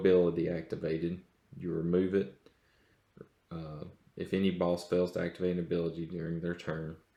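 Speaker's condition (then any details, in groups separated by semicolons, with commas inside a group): No condition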